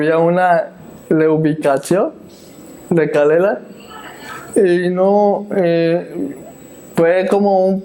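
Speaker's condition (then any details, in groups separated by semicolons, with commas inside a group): Cerebral palsy; spastic type, stiffness, mobility difficulties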